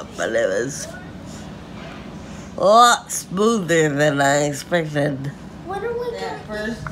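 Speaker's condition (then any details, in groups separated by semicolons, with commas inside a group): Friedreich ataxia, severe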